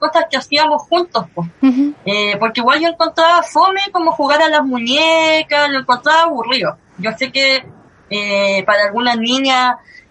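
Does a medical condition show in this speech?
Yes: cleft lip and palate; since early childhood.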